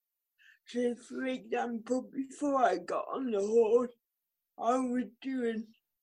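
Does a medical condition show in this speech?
Yes: cerebral palsy; riding as physio from age 2, occupational therapy, could not jump.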